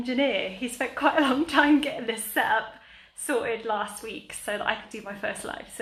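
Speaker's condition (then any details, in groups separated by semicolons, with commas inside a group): No condition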